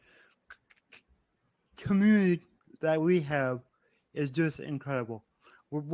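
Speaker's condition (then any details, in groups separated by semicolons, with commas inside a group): Cerebral palsy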